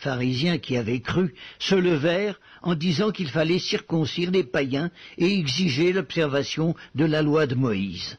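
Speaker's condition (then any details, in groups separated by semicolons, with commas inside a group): No condition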